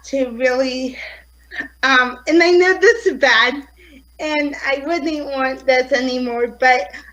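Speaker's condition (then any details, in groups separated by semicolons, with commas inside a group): Cerebral palsy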